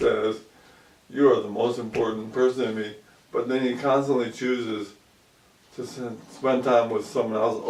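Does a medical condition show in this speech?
Yes: ALS; about 2 years since onset.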